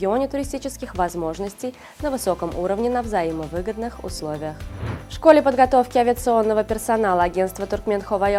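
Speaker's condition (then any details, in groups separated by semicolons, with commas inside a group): No condition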